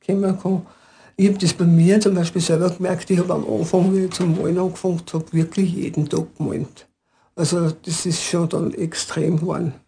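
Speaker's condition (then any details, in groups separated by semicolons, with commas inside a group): Parkinson's disease; diagnosed at age 45, brain tumour then multiple sclerosis first suspected; ten years since onset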